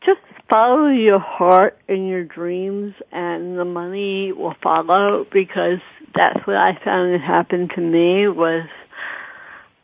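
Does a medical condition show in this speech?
Yes: cerebral palsy.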